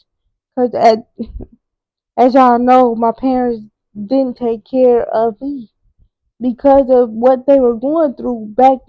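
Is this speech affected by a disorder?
Yes: cerebral palsy; wheelchair user.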